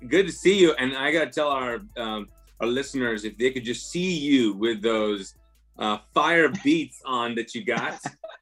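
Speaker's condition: No condition

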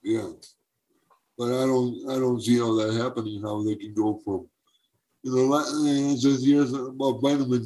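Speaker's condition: Cerebral palsy; congenital

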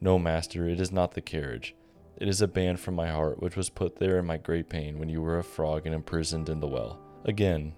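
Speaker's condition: No condition

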